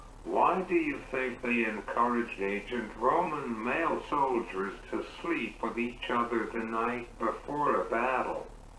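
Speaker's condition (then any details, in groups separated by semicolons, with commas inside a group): Cerebral palsy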